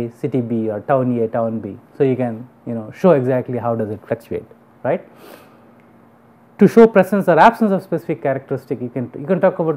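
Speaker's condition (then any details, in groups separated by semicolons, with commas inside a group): No condition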